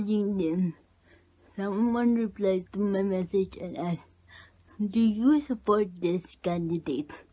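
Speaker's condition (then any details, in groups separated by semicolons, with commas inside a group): Cerebral palsy; present from birth, cannot walk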